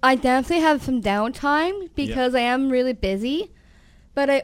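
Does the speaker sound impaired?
Yes: Down syndrome; visible disability.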